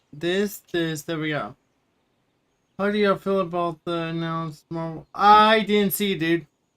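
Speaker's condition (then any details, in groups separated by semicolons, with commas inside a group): Cerebral palsy; wheelchair user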